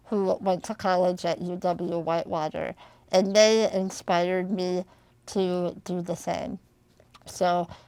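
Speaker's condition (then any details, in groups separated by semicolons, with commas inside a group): Spinal muscular atrophy; genetic, from birth, all voluntary muscles, never walked, wheelchair; very slowly progressive, fewer abilities than childhood, spinal injections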